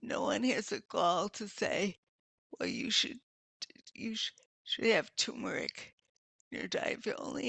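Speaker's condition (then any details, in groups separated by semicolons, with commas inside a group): Multiple sclerosis; progressive form; uses wheelchair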